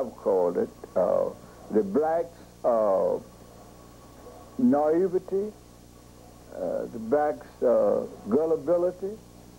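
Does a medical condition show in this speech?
No.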